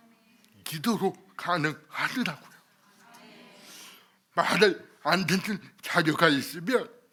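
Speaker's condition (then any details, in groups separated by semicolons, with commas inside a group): Cerebral palsy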